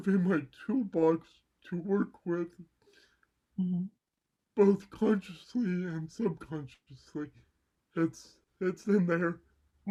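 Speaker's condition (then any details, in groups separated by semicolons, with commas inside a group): Cerebral palsy; mild left side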